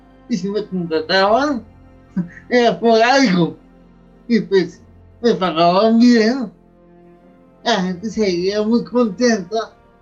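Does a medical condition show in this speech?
Yes: cerebral palsy; speech difficulty, noted as a hurdle for work as lecturer.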